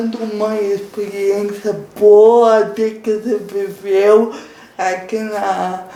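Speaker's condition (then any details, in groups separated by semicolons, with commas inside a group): Cerebral palsy; impaired diction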